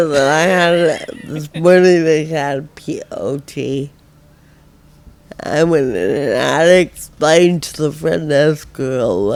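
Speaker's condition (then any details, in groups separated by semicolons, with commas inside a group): Friedreich ataxia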